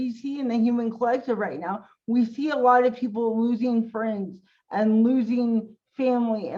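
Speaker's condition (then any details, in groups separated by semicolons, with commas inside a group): Cerebral palsy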